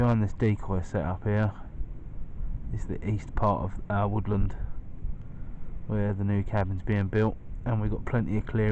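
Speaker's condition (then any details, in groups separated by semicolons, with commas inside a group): No condition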